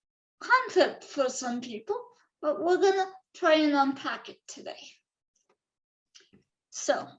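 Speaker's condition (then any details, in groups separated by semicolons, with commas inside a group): Cerebral palsy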